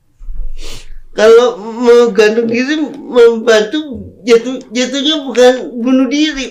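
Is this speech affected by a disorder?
Yes: cerebral palsy; speaking is difficult.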